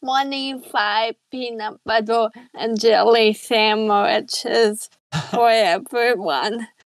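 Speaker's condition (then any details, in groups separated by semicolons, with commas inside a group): Cerebral palsy; present from birth; age 20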